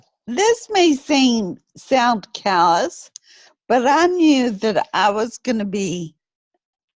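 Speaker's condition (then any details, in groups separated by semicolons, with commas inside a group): Friedreich's ataxia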